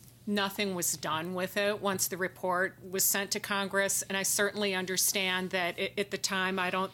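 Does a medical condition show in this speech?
No.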